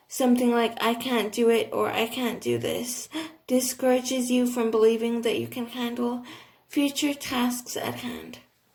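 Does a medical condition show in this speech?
Yes: cerebral palsy, athetoid.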